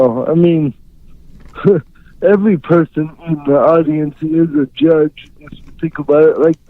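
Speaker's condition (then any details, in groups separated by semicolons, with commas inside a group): Cerebral palsy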